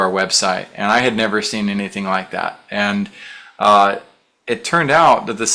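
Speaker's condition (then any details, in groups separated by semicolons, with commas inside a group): No condition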